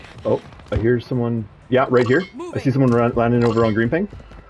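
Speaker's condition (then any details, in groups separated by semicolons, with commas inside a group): No condition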